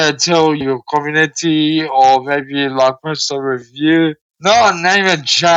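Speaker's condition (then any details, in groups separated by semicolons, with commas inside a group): Cerebral palsy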